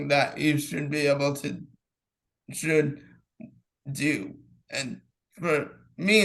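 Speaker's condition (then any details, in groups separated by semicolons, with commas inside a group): Cerebral palsy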